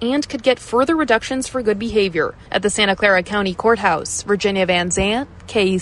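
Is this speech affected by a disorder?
No.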